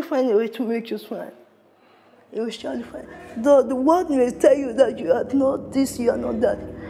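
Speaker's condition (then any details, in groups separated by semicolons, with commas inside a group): Severe cerebral palsy; uses wheelchair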